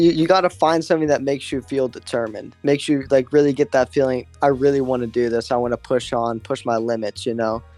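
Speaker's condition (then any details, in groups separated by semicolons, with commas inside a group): No condition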